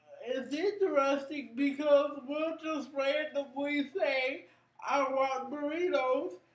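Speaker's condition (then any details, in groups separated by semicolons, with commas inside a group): Cerebral palsy; brain injury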